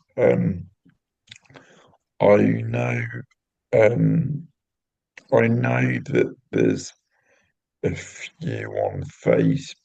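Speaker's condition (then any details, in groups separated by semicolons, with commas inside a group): Cerebral palsy; intrathecal baclofen pump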